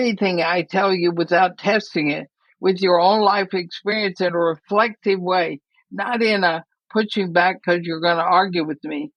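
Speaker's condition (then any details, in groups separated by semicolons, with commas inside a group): ALS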